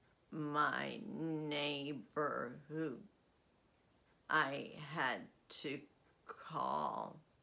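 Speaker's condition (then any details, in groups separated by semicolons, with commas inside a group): Essential tremor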